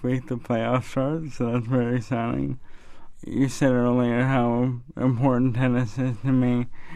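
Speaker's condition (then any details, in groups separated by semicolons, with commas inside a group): ALS, slow progressing; onset at Middlebury, diagnosed at 21 by Forbes Norris clinic, weak running, cup trouble; communicates without communication device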